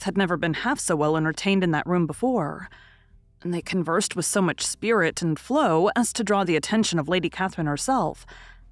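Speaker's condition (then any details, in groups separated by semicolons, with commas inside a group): No condition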